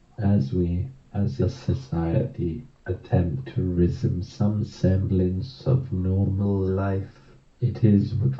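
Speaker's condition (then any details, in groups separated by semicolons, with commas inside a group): Motor neurone disease; cannot speak, pureed foods only, emotional lability with laughter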